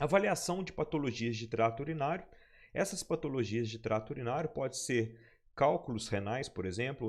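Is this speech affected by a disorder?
No.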